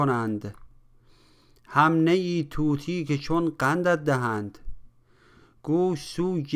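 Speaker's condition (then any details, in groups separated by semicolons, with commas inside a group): No condition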